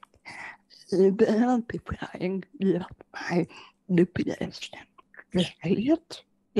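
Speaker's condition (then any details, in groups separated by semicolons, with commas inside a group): Generalized dystonia; generalized, leg weakness; worsens with anxiety, worse at recording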